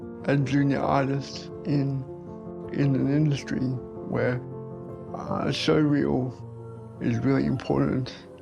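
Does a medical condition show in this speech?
Yes: cerebral palsy.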